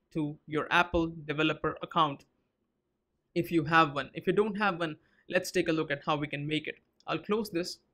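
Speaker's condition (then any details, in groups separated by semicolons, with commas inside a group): No condition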